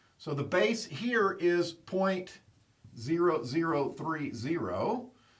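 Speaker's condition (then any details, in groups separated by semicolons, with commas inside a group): No condition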